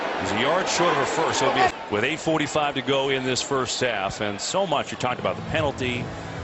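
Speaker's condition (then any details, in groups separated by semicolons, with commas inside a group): No condition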